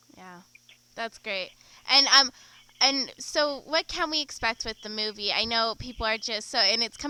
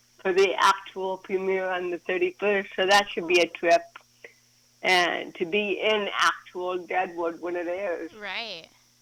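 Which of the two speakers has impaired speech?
The second: cerebral palsy; since birth, cervical spine surgery C1-C7, lower back spine surgery; can stand, part-time wheelchair, physical and occupational therapy.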